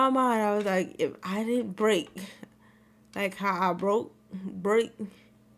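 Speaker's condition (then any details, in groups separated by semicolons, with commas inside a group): Cerebral palsy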